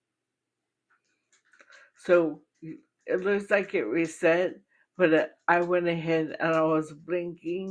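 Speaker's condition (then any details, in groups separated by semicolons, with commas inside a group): Bulbar onset ALS, speech-generating device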